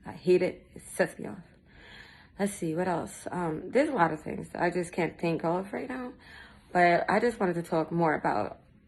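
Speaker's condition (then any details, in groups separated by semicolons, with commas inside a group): No condition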